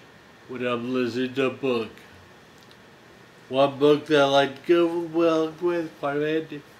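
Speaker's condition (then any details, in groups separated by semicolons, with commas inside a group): Friedreich's ataxia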